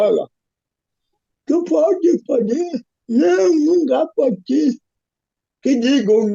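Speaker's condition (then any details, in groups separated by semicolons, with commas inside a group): Cerebral palsy; physical disability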